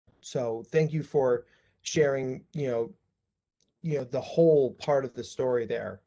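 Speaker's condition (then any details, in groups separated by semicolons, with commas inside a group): No condition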